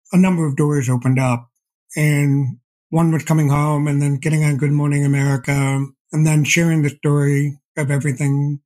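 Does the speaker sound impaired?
Yes: deafblindness; progressive, diagnosed at age 28, expects eventual total blindness; some vision remaining.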